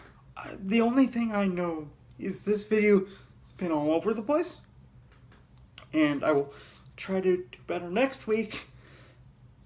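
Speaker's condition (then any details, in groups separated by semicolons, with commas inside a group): Cerebral palsy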